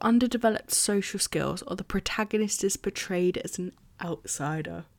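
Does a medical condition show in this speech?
No.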